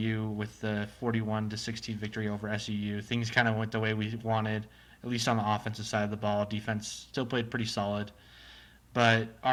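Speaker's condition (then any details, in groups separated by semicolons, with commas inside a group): No condition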